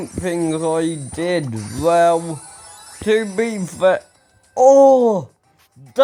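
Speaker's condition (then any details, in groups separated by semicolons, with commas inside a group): Ataxia; affects body movements; speech recently worse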